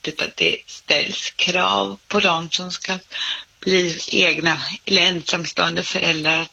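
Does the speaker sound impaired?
Yes: cerebral palsy; congenital, motor effects, walks and stands, whole body somewhat affected, poorer balance; speech slightly affected.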